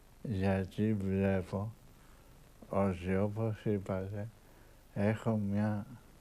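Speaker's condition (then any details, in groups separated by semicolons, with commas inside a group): Parkinson's disease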